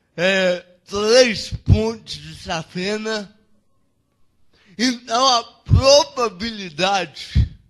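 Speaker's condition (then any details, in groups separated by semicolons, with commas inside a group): Cerebral palsy; no speech as child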